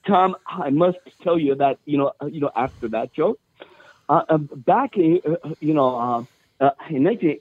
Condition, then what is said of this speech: Stuttering. You know, if you didn't have a stutter, you'd almost sound a little bit like Robin.